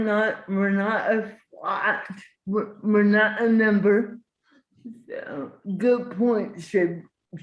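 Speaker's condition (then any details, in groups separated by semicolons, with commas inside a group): Cerebral palsy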